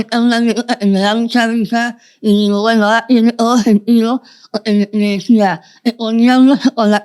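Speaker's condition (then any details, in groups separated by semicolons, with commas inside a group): Moebius syndrome, congenital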